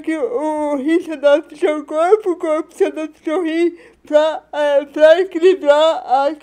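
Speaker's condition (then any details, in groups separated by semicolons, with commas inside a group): Cerebral palsy; spasticity, premature birth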